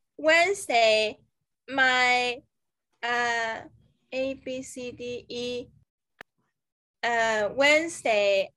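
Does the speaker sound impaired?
Yes: aphasia; agrammatic short phrases, word substitutions.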